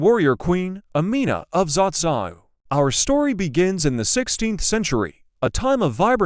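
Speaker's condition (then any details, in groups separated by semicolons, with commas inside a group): No condition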